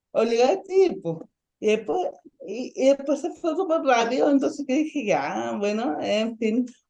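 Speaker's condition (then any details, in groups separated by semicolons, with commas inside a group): Ataxic cerebral palsy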